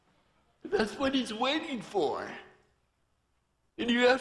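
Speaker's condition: Torsion dystonia; drug-free

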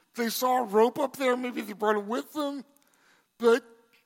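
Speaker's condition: Cerebral palsy; congenital

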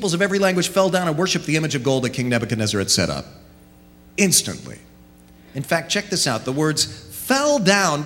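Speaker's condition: No condition

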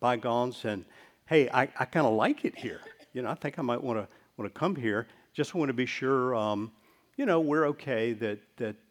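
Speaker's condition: No condition

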